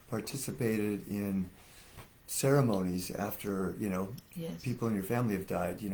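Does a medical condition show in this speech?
No.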